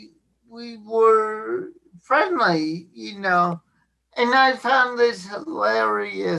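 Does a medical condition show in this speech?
Yes: cerebral palsy.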